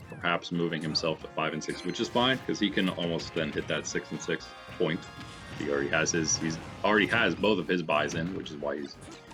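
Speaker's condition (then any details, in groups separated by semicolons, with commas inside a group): No condition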